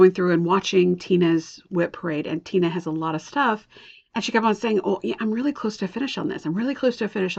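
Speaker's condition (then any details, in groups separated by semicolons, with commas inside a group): No condition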